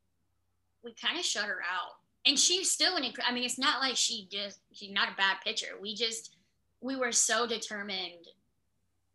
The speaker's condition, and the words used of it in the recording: Cleft palate. My speech came back faster than everything else.